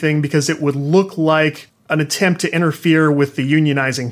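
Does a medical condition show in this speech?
No.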